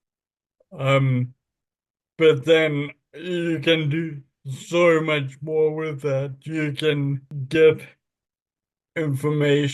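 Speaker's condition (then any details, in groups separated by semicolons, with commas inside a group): Friedreich's ataxia; spasticity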